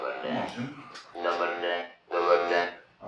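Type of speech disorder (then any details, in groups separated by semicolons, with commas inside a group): Electrolarynx speech; laryngectomy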